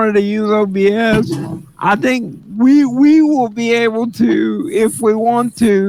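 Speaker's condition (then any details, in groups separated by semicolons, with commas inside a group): Cerebral palsy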